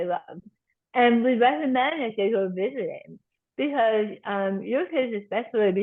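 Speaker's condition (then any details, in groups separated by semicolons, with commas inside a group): Tongue cancer surgery and reconstruction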